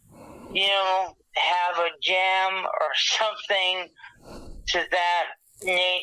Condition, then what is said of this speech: Dysarthria. And I have what's called dysarthria, which affects the speech.